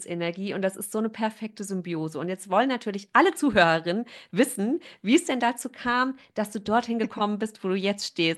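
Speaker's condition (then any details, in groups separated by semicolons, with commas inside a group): No condition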